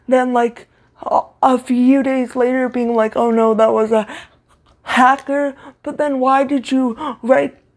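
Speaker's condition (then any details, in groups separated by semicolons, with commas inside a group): Cerebral palsy, severe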